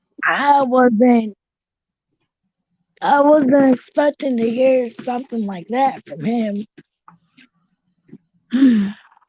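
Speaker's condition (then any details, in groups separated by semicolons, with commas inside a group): Cerebral palsy; tracheotomy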